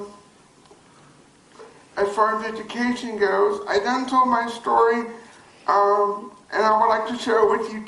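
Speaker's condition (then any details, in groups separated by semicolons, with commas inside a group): Cerebral palsy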